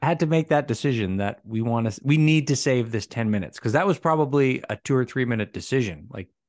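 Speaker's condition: No condition

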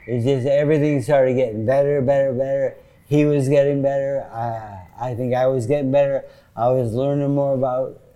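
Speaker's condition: Parkinson's disease; sometimes

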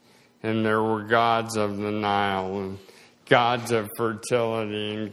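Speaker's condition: Slowed speech, swallowing problems; less progression than expected

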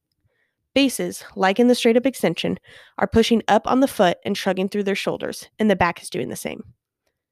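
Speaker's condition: No condition

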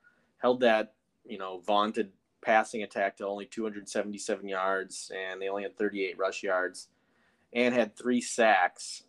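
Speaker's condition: No condition

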